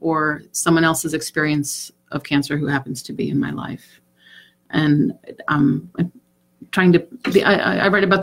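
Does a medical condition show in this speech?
Yes: stutter; terrible stutter since childhood, struggled to be understood, no stuttering when singing from high school; stutter lingers occasionally; loud voice; here repeated sounds.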